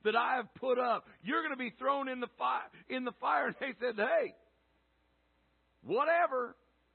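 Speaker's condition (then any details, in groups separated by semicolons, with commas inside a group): No condition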